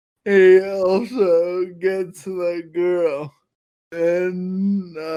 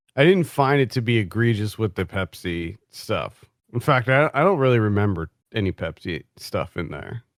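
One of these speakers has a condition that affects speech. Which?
The first: Friedreich's ataxia; Friedreich's ataxia, affects balance and coordination.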